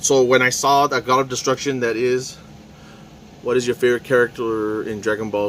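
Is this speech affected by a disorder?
No.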